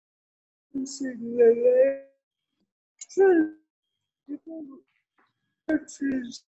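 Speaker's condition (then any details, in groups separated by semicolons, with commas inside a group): Cerebral palsy; from birth in Kenya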